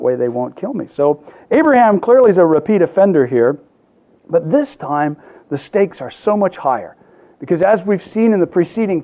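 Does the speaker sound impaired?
No.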